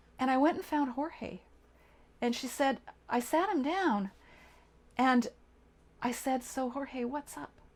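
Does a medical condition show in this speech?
No.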